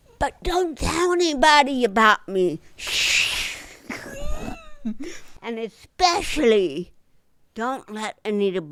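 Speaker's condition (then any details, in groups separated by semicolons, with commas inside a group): Dystonia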